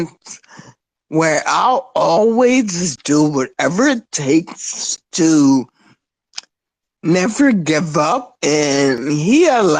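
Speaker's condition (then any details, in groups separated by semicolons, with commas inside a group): Spinocerebellar ataxia; degenerative, progressive, affects motor skills and whole body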